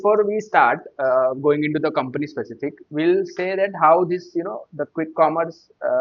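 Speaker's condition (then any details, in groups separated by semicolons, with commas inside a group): No condition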